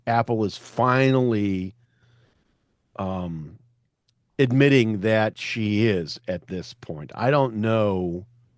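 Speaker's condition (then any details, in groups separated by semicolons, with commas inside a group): No condition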